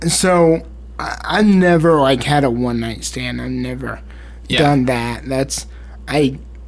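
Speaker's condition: Cerebral palsy, spastic

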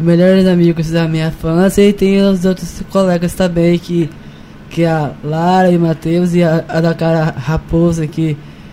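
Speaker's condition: Down syndrome; 18 years old, turning 19

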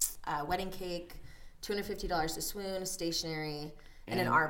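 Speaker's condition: No condition

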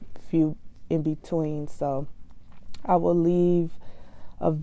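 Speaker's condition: No condition

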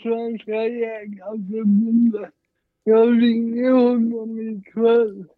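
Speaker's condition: Cerebral palsy, mild

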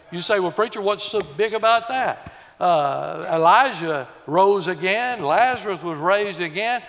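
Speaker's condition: No condition

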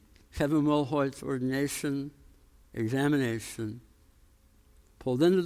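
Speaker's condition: Tongue cancer, jaw reconstruction

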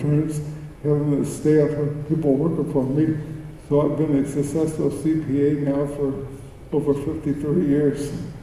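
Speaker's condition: Cerebral palsy; speech affected, choking episodes, choked on meat over 20 times, saved by Heimlich

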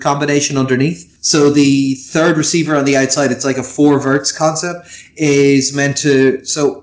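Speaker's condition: No condition

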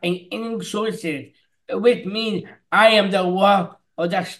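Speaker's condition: Down syndrome

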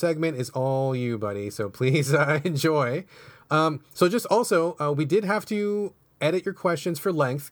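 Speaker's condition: No condition

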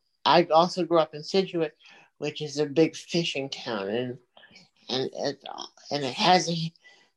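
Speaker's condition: Cerebral palsy; multiple surgeries since infancy

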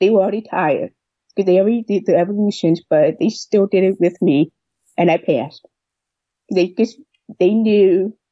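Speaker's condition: Deafness with cochlear implant; wears cochlear implant, uses adapted stethoscope with implant

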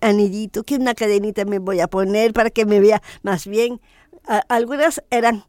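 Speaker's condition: Down syndrome; adult woman

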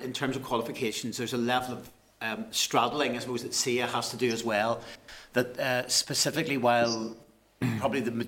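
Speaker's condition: No condition

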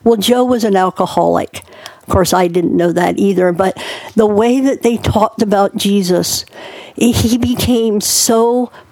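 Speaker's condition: Cleft palate; born two months premature

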